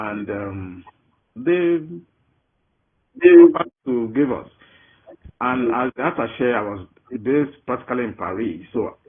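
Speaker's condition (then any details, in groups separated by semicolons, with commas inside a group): No condition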